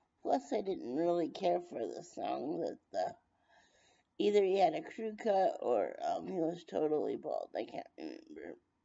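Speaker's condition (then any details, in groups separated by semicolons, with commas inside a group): Brain injury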